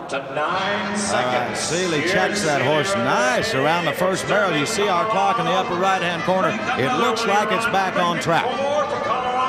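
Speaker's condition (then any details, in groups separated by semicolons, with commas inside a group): No condition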